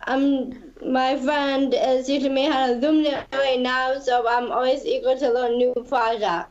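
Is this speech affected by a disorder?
Yes: Down syndrome; active public speaker since Special Olympics event in Syracuse, took public speaking class, reads and speaks better than sings.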